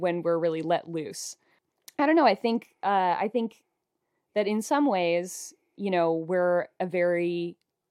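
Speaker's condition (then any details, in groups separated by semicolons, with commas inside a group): No condition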